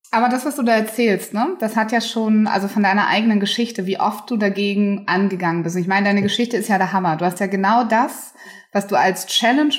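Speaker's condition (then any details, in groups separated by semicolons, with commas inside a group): No condition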